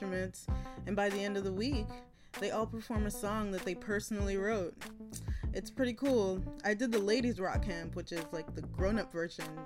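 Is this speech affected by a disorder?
No.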